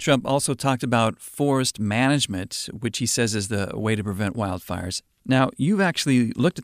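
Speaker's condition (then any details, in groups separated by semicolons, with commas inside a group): No condition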